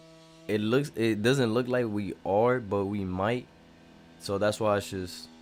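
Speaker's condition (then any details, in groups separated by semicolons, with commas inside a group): No condition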